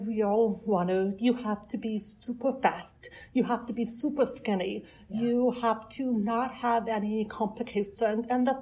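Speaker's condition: Deafness; hearing impaired; interview done in person instead of remotely because of hearing impairment, recorded on iPhone

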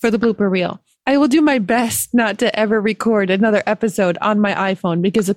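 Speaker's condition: No condition

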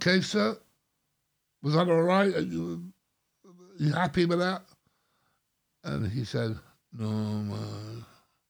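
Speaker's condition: Stroke; mini stroke since last podcast visit

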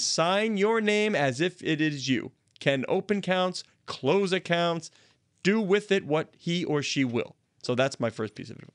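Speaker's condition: No condition

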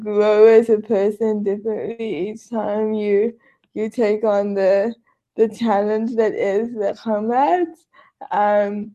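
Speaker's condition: Cerebral palsy; wheelchair user, quadriplegic

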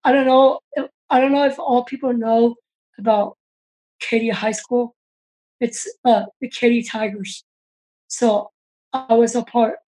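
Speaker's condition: Down syndrome; used cue cards when first presenting

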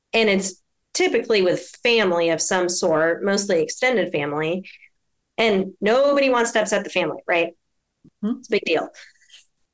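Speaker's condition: No condition

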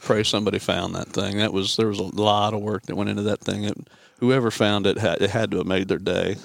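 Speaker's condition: No condition

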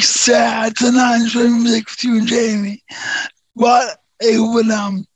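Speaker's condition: Neurofibromatosis type 2; deaf one ear

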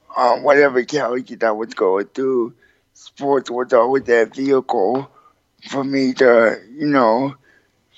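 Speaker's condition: Cerebral palsy, spastic quadriplegia; adapted wheelchair sports

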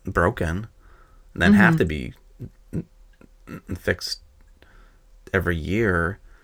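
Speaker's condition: Stuttering; long-standing; practicing saying thank you this year, gratitude as a yearly word; saying thank you historically hard; blocks

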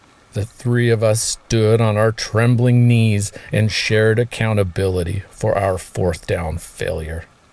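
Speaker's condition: No condition

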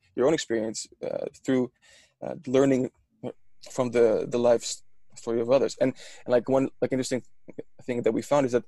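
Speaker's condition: Stuttering; stuttering during recording; own stuttering noted by speaker during conversation; repeated words, prolonged sounds

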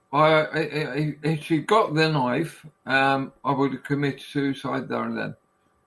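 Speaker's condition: Aphasia after stroke; relearned walking and speaking

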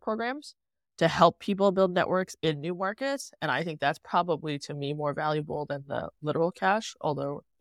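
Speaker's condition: No condition

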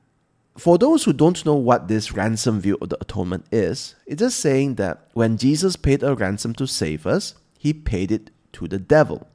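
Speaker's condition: No condition

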